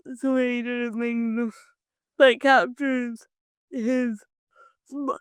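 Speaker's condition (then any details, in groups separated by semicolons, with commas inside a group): Cerebral palsy; from birth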